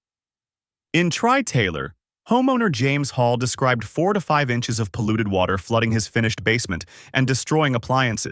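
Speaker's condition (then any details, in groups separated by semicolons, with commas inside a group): No condition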